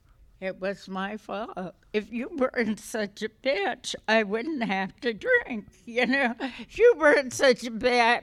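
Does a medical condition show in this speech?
Yes: essential tremor; voice affected, may be hard to understand.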